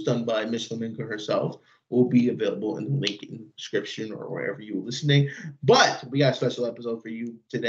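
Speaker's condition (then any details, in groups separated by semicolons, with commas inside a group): No condition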